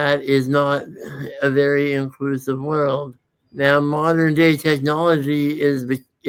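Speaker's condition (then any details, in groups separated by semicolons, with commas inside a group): Muscular dystrophy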